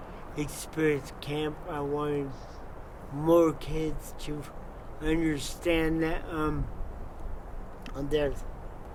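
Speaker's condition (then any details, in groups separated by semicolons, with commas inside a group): Cerebral palsy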